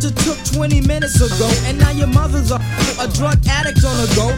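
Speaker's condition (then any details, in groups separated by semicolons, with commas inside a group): No condition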